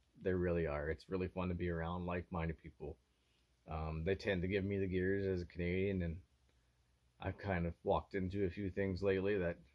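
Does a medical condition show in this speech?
No.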